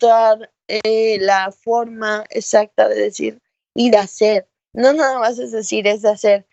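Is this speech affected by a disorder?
Yes: cerebral palsy.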